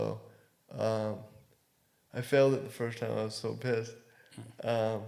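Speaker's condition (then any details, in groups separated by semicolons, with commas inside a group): Cerebral palsy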